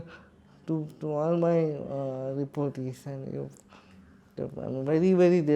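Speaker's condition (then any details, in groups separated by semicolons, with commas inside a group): Cerebral palsy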